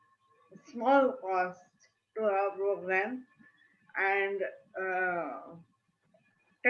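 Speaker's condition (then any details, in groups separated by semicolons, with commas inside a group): Cerebral palsy; spastic hand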